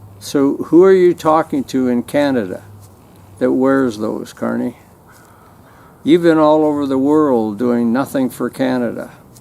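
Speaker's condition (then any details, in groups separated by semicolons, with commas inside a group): No condition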